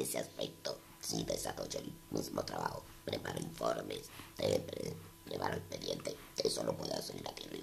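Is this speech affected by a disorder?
Yes: total laryngectomy; laryngeal cancer.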